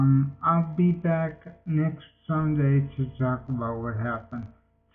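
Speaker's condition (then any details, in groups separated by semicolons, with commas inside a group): Multiple sclerosis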